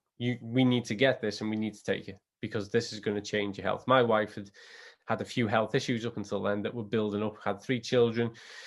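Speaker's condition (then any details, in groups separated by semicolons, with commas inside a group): No condition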